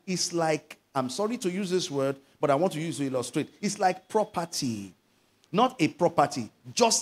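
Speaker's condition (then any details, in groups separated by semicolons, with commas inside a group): No condition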